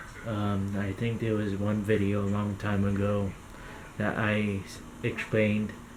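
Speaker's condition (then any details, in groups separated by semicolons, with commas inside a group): Cerebral palsy; caused by stroke hours after birth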